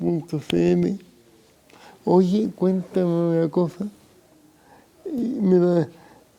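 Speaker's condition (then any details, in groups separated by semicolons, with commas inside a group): Cerebral palsy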